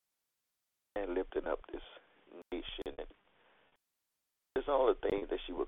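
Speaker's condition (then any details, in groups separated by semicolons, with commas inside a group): No condition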